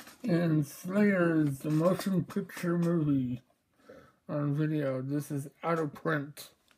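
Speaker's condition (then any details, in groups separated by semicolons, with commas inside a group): Mobius syndrome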